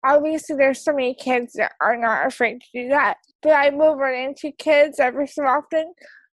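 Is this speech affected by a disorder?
Yes: cerebral palsy; wheelchair use.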